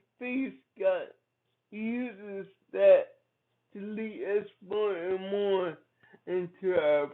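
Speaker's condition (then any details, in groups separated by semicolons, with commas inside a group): Cerebral palsy; from birth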